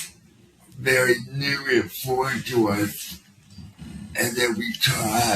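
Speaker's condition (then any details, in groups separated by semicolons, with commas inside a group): Cerebral palsy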